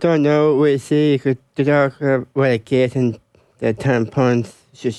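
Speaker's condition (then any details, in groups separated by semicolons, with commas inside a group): Down syndrome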